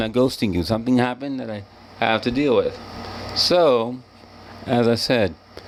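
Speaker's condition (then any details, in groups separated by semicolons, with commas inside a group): Cerebral palsy; wheelchair user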